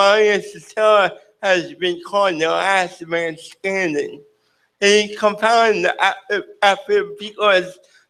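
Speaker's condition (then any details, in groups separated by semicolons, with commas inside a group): Cerebral palsy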